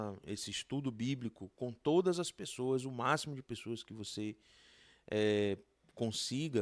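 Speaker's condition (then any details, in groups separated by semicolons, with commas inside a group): No condition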